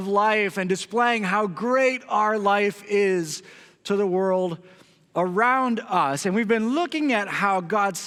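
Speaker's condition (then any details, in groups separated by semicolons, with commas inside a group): No condition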